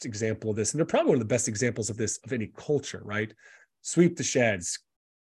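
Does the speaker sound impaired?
No.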